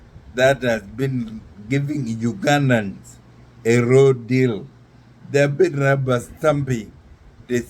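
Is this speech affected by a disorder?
Yes: neurological disease.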